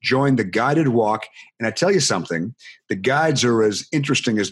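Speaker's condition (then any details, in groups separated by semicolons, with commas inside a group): No condition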